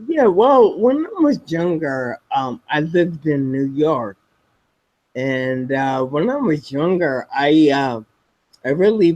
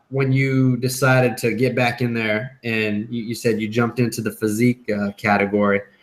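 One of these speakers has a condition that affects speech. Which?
The first: spinocerebellar ataxia type 7, SCA7; progressive degenerative, impairs walking, balance, coordination, speech; diagnosed several years ago, no wheelchair.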